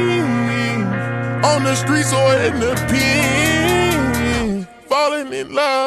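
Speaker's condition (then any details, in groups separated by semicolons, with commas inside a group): No condition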